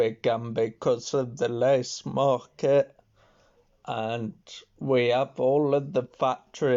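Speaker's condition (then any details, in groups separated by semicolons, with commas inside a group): Multiple sclerosis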